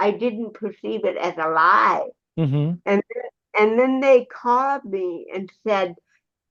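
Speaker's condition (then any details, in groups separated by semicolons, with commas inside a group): Cerebral palsy; from birth, diagnosed 18 months; speech therapy in childhood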